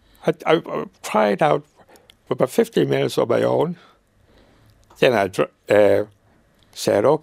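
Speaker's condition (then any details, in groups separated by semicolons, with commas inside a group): Motor neuron disease; wheelchair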